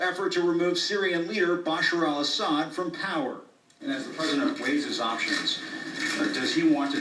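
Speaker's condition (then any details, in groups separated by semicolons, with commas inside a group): No condition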